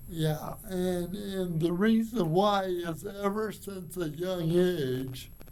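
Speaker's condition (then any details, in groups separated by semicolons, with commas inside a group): Cerebral palsy; from birth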